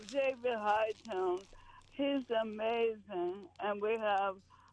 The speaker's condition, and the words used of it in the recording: ALS (motor neuron disease). Somehow, I still am talking, garbled as it is, swallowing food, and finding reasons to smile and laugh.